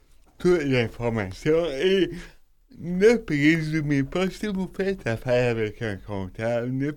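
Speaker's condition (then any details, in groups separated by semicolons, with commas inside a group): Cerebral palsy; wheelchair user, self-chosen stair-climbing wheelchair, unsubsidized, deductible as medical expense; self-described as speaking a bit oddly, host says not oddly at all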